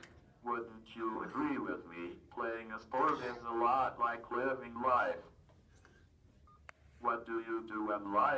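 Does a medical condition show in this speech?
Yes: cerebral palsy, athetoid.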